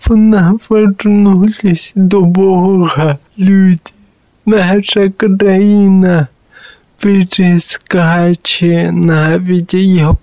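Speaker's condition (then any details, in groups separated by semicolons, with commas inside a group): Cerebral palsy; startled by own voice on microphone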